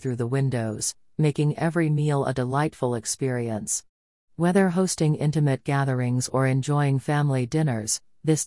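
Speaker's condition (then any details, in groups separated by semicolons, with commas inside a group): No condition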